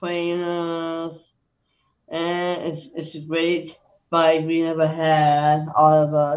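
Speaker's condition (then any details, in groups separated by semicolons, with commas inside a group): Down syndrome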